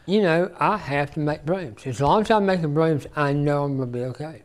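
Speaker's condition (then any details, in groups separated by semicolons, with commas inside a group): Stage 4 tongue cancer; diagnosed ten years ago at stage 4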